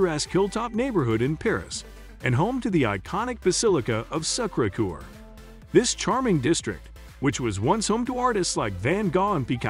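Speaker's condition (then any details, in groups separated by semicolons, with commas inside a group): No condition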